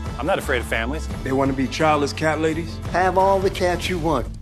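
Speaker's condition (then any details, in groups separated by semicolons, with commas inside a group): No condition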